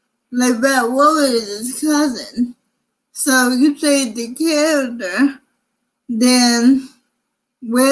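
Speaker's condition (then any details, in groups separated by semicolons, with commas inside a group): Cerebral palsy; from birth, difficult delivery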